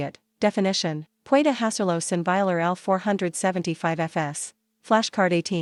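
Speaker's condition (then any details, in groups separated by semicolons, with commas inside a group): No condition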